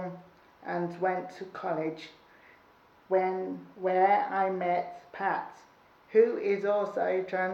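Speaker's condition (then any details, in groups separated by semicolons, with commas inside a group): Cerebral palsy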